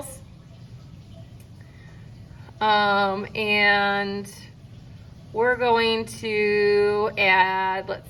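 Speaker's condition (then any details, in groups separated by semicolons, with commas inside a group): No condition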